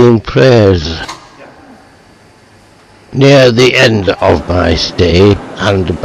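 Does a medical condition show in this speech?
Yes: motor neuron disease.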